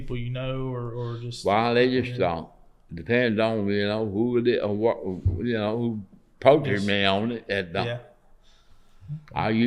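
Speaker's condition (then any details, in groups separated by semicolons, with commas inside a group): Parkinson's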